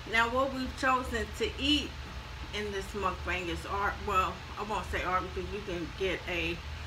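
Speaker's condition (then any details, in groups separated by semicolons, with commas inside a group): ALS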